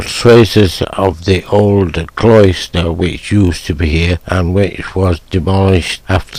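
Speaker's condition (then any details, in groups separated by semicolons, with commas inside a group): Motor neuron disease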